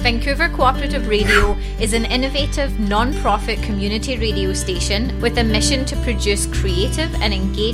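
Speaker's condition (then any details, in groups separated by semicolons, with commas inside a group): No condition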